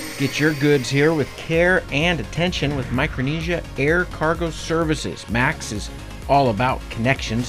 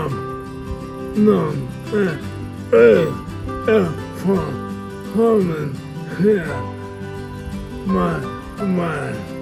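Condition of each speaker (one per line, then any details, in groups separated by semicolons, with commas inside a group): No condition
ALS; progressive body weakness, mind unaffected; year 5 of disease, still rides horses; needed another's voice to deliver message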